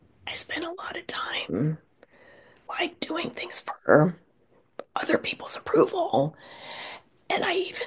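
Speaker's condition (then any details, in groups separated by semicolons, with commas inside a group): Spasmodic dysphonia; neurological voice disorder, Vocal cord spasms seen on nasal scope, onset at speaking panel, cause unclear; voice dried then lost, vowels hard, at worst inaudible, hard to talk and breathe, long whispering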